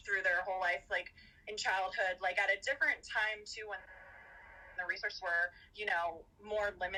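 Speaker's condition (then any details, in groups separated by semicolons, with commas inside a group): No condition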